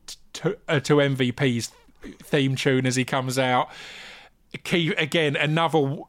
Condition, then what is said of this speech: Stuttering. Sometimes I stutter and I sputter, like the words are catching.